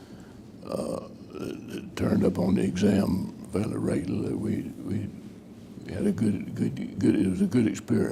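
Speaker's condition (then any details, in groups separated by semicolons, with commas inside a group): Parkinson's disease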